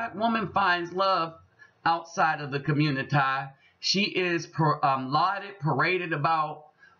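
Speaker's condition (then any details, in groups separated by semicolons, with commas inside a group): No condition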